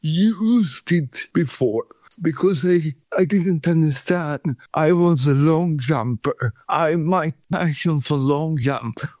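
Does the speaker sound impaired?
Yes: cerebral palsy; from birth, no breathing first 40 minutes at birth, feet opposite of Charlie Chaplin, body shaking 40 years.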